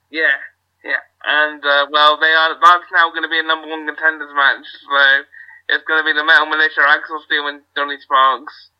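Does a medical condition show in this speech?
Yes: cerebral palsy; wheelchair user, unable to wrestle actively.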